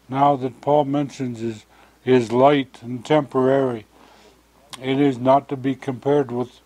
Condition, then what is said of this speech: Stroke. His voice is shaky, but his spirit carries a strong conviction.